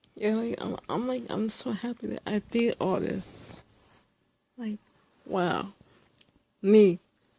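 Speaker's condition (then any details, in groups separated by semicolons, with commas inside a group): Speech impairment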